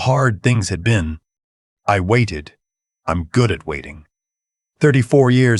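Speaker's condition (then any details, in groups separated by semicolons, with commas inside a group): No condition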